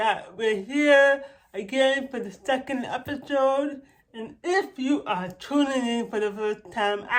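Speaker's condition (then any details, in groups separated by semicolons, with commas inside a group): Cerebral palsy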